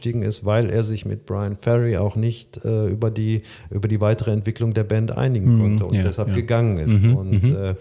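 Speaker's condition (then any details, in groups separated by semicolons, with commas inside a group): No condition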